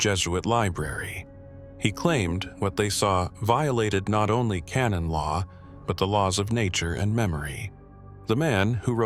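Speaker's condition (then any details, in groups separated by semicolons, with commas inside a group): No condition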